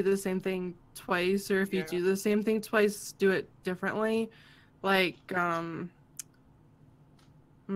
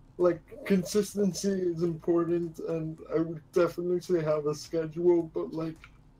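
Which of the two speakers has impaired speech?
The second: quadriplegic cerebral palsy.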